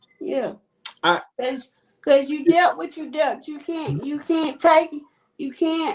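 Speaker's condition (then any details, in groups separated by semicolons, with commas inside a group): Cerebral palsy; quadriplegic type, all four limbs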